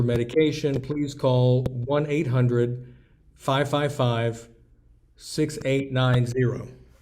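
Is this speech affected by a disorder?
No.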